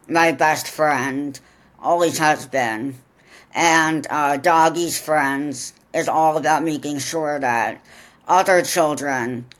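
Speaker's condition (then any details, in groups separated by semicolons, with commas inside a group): Profound deafness, congenital; excellent conversationalist, natural communicator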